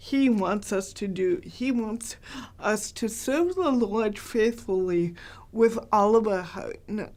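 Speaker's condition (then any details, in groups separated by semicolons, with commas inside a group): Cerebral palsy; very mild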